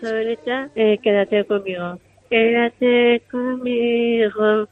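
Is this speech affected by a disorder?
Yes: Down syndrome; genetic cause.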